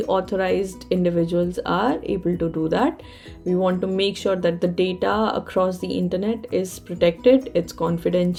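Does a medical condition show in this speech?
No.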